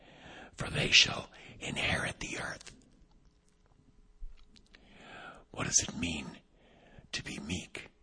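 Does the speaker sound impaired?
Yes: vocal cord paralysis, unilateral.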